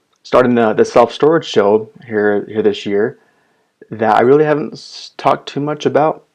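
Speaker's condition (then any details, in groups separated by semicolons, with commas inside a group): No condition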